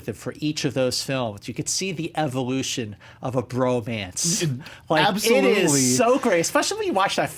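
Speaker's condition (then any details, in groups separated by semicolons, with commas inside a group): No condition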